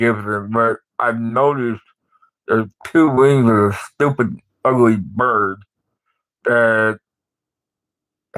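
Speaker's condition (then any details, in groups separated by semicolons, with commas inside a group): Parkinson's; speech impediment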